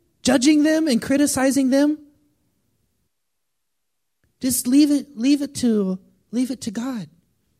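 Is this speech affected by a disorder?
No.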